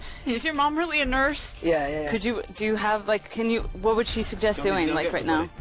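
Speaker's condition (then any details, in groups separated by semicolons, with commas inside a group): No condition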